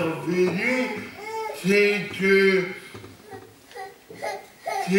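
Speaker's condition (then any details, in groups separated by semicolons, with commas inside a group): Cerebral palsy; lifelong, non-progressive; stable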